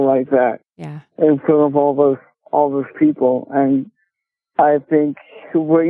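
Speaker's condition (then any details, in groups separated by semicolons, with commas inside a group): Cerebral palsy; speech affected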